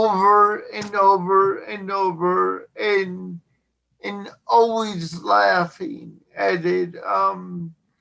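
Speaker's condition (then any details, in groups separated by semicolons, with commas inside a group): Cerebral palsy; since birth, born not breathing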